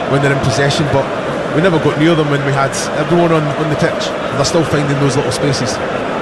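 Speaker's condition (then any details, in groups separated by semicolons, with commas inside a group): No condition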